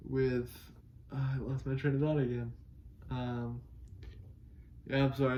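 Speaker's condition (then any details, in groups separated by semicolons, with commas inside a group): Cerebral palsy; able to speak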